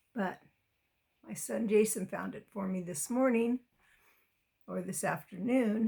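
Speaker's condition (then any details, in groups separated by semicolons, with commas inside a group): No condition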